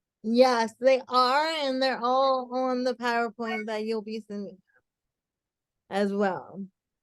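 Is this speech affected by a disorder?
Yes: cerebral palsy.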